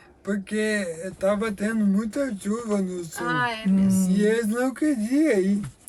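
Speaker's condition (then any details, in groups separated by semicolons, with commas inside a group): Amyotrophic lateral sclerosis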